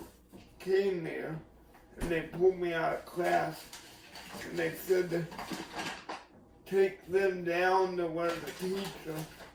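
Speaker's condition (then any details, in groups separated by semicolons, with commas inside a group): Cerebral palsy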